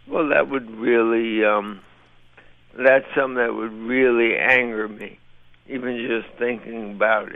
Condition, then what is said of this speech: ALS (motor neuron disease). The other thing is, as you can probably hear, my voice mm-hmm. is a mess.